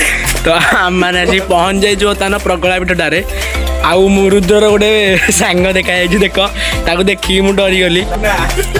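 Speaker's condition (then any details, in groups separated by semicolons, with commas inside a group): No condition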